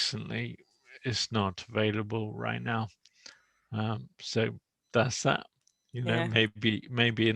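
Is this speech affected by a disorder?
Yes: motor neuron disease; speech a little slow.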